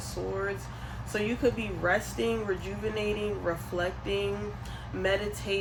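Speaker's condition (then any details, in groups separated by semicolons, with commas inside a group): No condition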